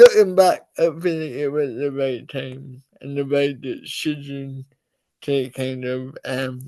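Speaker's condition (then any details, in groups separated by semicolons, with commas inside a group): Cerebral palsy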